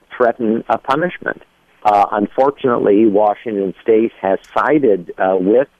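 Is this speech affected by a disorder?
No.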